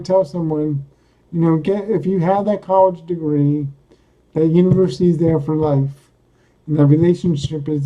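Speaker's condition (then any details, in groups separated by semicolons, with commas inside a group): Cerebral palsy; speaks coherently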